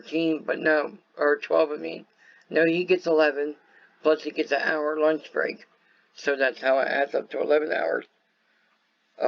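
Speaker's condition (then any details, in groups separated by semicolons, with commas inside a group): Cerebral palsy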